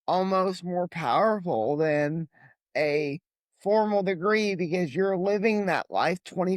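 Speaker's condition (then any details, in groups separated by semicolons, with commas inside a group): Cerebral palsy; lifelong wheelchair user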